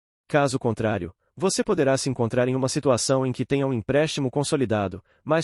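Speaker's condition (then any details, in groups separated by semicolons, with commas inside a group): No condition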